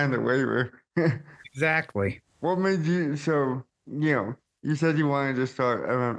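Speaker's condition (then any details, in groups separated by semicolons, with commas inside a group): Cerebral palsy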